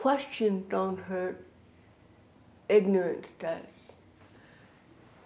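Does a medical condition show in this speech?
Yes: cerebral palsy; speaking takes extra mental effort.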